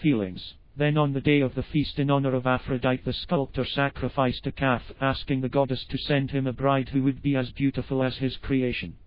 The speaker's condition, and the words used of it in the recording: No condition.